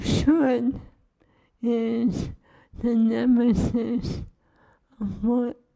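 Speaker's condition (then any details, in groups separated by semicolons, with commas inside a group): ALS; feeding tube; swallowing lost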